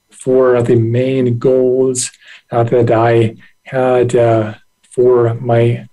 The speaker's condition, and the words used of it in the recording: Aphasia. Aphasia is a speech and language deficit, and so obviously I still struggle a little with